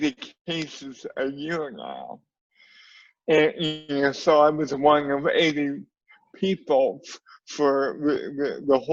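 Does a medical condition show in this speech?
Yes: cerebral palsy.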